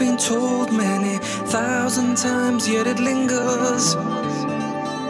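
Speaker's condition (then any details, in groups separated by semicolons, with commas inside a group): No condition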